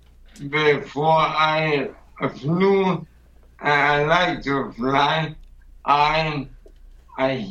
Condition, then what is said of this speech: ALS (motor neuron disease). And I like apologize about my voice and my bad English, but I have for the support my wife.